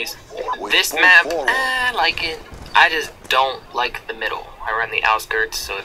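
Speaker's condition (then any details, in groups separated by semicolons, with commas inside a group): No condition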